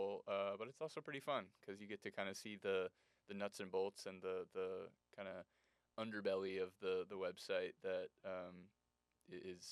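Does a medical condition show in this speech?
No.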